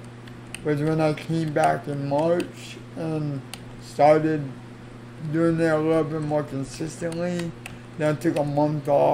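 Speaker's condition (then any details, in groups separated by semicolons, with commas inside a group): Cerebral palsy; affects legs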